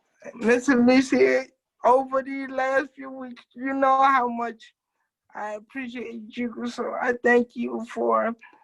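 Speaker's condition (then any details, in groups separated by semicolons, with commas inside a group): Cerebral palsy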